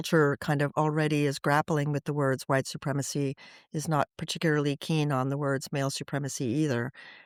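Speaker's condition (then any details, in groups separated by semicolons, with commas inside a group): No condition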